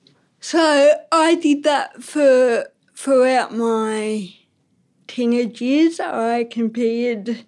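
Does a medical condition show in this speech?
Yes: ataxic cerebral palsy; slower handwriting.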